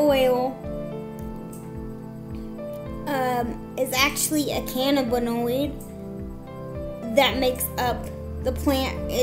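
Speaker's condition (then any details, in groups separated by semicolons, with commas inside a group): Cerebral palsy, spastic, severe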